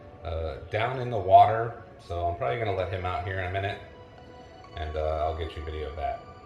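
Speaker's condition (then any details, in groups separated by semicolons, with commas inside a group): No condition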